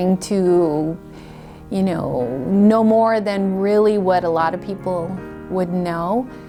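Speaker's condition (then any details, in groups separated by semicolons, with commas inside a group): No condition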